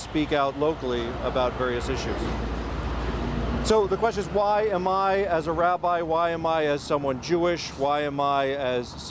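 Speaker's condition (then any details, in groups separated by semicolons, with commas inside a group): No condition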